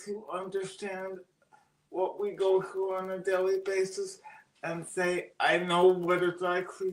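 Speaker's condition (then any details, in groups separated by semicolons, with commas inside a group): Cerebral palsy; oxygen loss at birth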